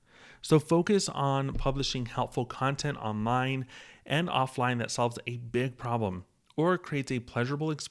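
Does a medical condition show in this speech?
No.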